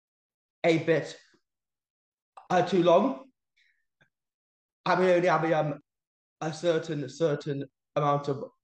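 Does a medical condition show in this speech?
Yes: stammer; better when comfortable with people around, more articulate when recording for social media; here repeated words, blocks.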